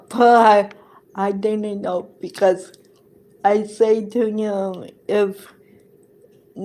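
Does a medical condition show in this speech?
Yes: cerebral palsy; present from birth.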